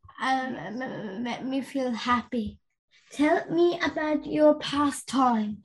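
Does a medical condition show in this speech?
Yes: Down syndrome; extra copy of chromosome 21, present from birth; age 12, attends special school, St. Augustine's.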